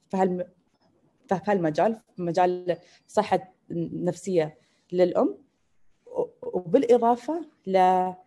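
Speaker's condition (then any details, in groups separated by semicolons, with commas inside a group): Stuttering; stutter since childhood; repeated sounds, prolonged sounds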